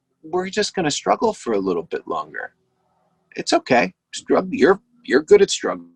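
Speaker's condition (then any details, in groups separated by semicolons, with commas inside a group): No condition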